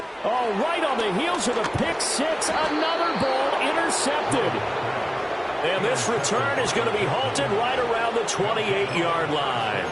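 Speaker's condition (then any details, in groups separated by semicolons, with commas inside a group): No condition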